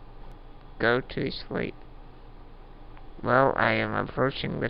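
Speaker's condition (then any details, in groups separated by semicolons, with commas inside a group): Duchenne muscular dystrophy; home pulse oximeter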